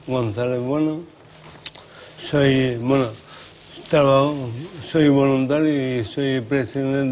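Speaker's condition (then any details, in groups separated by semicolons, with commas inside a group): Acquired brain injury; traumatic, traffic accident; recovery phase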